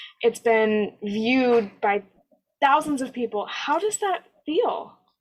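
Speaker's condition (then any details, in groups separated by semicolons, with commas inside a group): No condition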